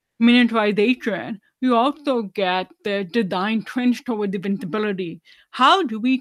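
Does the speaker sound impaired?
Yes: deafness, 99% hearing loss, severe; hearing aids worn whole life, no cochlear implant despite candidacy.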